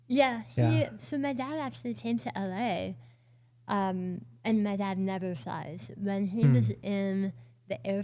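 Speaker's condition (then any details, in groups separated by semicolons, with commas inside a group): Oral cancer, partial glossectomy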